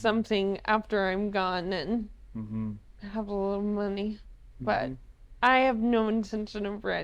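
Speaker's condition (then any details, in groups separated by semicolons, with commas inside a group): ALS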